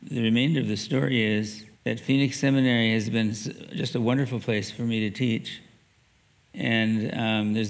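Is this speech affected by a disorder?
Yes: Parkinson's disease; began with worse handwriting, fine motor trouble, mild left hand tremor, gait change; reduced voice volume, uses classroom microphone, dictates with naturally speaking software, not standard strong dopamine medication.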